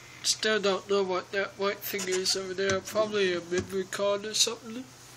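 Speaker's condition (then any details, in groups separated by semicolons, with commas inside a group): Cerebral palsy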